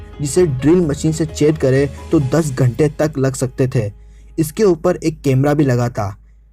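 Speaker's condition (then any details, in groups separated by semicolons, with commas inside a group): No condition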